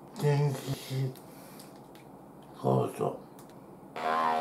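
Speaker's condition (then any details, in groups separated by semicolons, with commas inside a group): Tongue cancer, partial glossectomy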